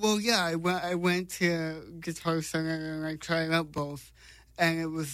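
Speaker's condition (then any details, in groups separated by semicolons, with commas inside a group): Cerebral palsy; congenital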